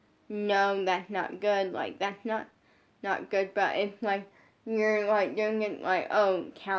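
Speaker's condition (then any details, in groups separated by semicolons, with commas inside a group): Brain injury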